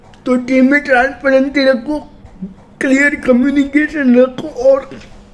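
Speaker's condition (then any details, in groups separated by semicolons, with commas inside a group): Cerebral palsy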